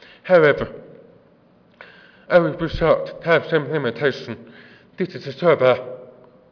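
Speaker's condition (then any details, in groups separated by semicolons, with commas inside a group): Deafness; deaf accent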